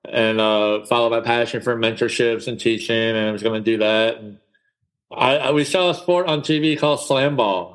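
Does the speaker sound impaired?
Yes: cleft palate; congenital cleft palate.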